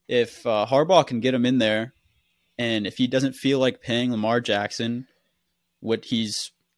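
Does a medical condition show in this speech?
No.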